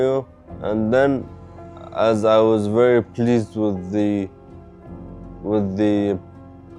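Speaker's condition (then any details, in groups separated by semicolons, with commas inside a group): Traumatic brain injury; traumatic brain injury with stroke; two-month coma, neurorehabilitation therapies; regained walking, talking and eating through rehabilitation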